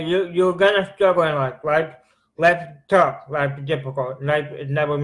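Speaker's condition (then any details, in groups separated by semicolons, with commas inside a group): Cerebral palsy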